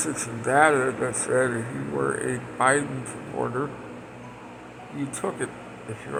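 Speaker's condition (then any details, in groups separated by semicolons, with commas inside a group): Parkinson's; speech impediment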